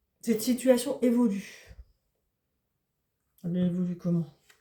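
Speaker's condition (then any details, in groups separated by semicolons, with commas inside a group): No condition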